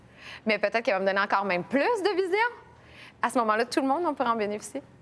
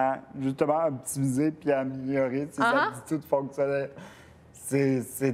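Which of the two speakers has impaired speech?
The second: cerebral palsy; wheelchair user.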